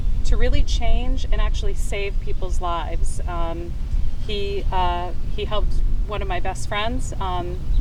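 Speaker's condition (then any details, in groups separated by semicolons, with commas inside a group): No condition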